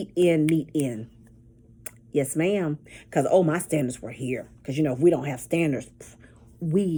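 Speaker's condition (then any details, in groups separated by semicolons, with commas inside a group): No condition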